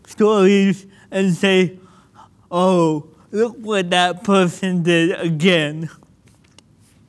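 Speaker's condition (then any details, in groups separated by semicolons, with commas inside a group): Cerebral palsy; motor deficits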